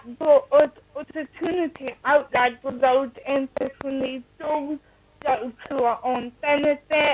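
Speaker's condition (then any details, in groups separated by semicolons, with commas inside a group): Cerebral palsy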